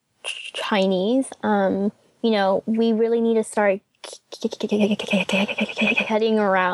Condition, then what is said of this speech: Stuttering. My stutter is still just as if not even more prevalent than it was